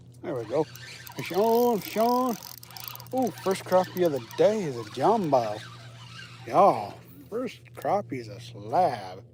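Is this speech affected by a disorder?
No.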